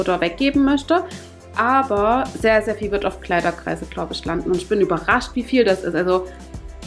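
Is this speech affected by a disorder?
No.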